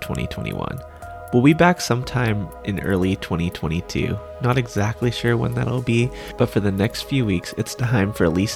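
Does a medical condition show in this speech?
No.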